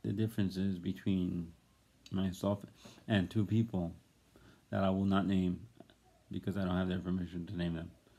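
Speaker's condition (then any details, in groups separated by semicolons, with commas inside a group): Cerebral palsy; voice clear and normal, occasional stutter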